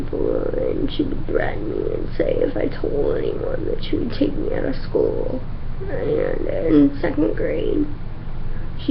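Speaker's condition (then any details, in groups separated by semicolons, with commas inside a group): Cerebral palsy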